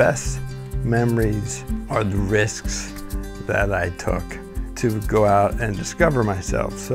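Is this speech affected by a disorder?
Yes: ALS; two or more years since diagnosis.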